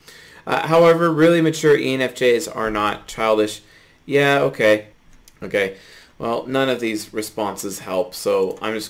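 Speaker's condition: No condition

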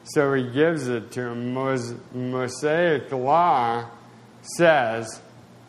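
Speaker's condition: Spasticity, mild

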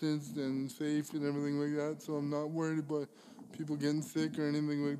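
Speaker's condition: Cerebral palsy; involuntary shaking movements

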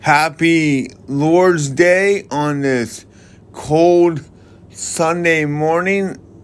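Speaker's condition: Cerebral palsy

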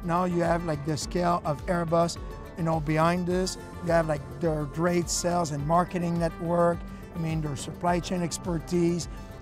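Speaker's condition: No condition

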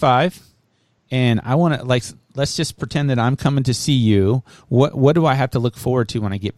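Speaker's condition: No condition

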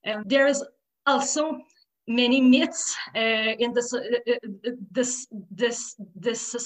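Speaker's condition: Stuttering, blocks; stuttering since childhood, persisting into adulthood, stuttered more during first COVID lockdown while talking less; mostly blocks rather than repetitions, poorly coordinated speech movements, talking physically exhausting, hard to do other tasks while talking; repeated words, prolonged sounds

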